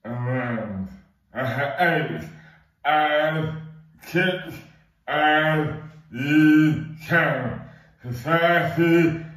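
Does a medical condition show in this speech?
Yes: dystonia; neurological movement disorder, muscle contractions and spasms; severely slurred speech, never fully recovered, nearly lost speech.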